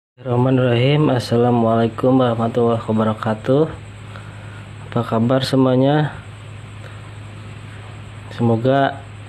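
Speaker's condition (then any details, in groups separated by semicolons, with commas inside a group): No condition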